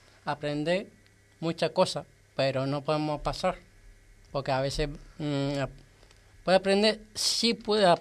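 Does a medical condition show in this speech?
Yes: Down syndrome; genetic condition, extra copy of chromosome 21, self-described as 68 degrees; age 32, no medication, independent in daily life.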